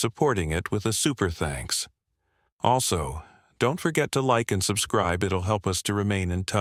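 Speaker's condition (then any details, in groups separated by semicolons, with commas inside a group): No condition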